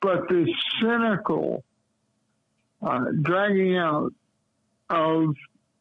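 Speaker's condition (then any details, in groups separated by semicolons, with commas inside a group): Cerebral palsy; lifelong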